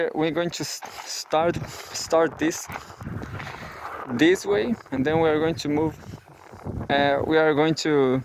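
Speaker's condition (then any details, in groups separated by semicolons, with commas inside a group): No condition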